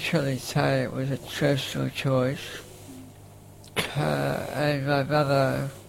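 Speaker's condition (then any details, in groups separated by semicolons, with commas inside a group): Facioscapulohumeral muscular dystrophy, facioscapulohumeral (FSHD); diagnosed about age 10, named facioscapulohumeral form in late 20s, early prognosis life to 14-19; uses respirator; respirator pump wheezing audible in recording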